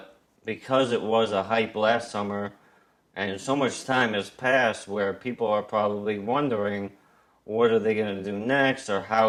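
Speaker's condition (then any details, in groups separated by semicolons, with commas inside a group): ALS; arms too weak to use, young-adult onset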